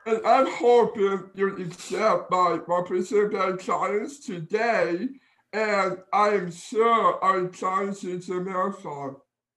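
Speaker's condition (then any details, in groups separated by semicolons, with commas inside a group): Down syndrome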